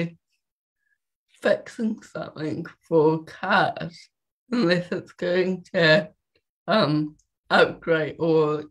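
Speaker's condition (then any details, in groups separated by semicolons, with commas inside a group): Cerebral palsy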